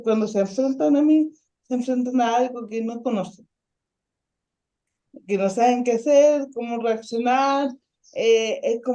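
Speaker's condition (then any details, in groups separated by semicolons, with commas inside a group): Ataxic cerebral palsy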